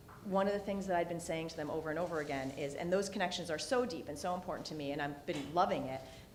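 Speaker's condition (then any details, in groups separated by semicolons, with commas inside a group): No condition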